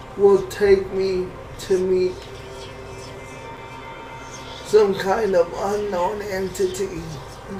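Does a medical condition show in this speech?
Yes: cerebral palsy.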